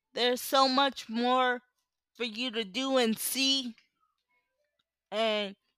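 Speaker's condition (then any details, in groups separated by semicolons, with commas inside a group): Cerebral palsy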